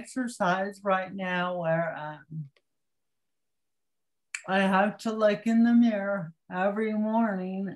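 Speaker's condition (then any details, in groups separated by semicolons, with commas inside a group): Cerebral palsy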